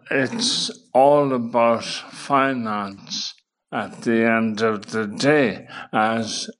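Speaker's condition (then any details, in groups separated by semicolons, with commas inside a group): Motor neuron disease; speech problem noticed by oncologist during cancer treatment, confirmed by neurology tests; speech main problem, gradually deteriorating over last 6 months, little wobbly on feet, nurse Ethna Cawley; speech fatigue, tongue and vocal cords tire after certain amount of speech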